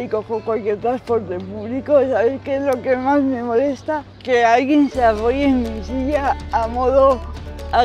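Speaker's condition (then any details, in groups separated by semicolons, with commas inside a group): Cerebral palsy; uses wheelchair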